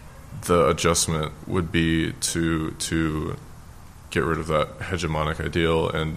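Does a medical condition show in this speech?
No.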